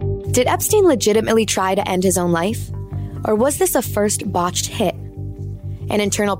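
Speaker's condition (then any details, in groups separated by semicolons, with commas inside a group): No condition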